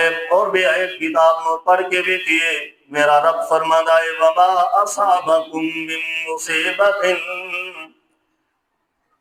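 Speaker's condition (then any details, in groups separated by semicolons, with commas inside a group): No condition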